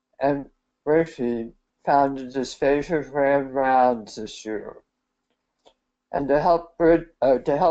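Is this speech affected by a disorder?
Yes: head and neck cancer.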